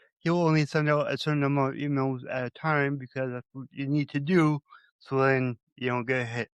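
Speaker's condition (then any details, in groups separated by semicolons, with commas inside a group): Cerebral palsy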